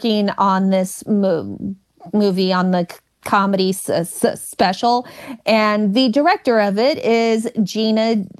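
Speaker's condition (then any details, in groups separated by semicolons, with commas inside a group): Stutter; stutter since at least high school; stutters less with funny voice or singing, can do Marilyn Monroe voice, prefers own stuttering voice; repeated sounds, prolonged sounds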